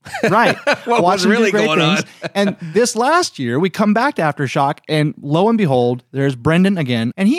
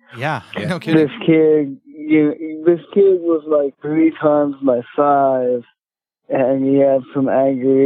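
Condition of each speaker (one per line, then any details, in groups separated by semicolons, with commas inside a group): No condition
Cerebral palsy; from birth, entire left side paralyzed; speech affected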